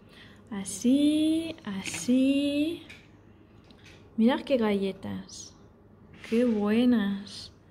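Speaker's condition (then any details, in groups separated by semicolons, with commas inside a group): No condition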